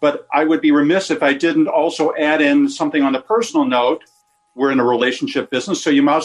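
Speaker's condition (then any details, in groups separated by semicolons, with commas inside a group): No condition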